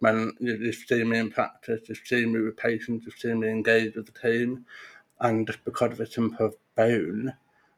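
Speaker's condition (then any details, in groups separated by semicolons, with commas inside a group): Profound deafness; no hearing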